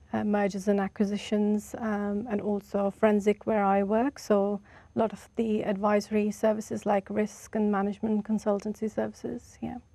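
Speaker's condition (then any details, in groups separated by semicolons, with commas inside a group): No condition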